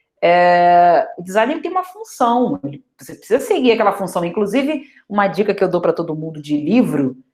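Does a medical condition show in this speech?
No.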